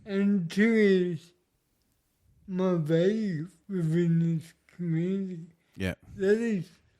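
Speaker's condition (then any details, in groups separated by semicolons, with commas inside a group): Cerebral palsy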